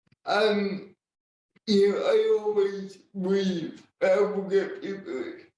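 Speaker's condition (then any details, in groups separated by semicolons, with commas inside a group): Cerebral palsy, spastic and dyskinetic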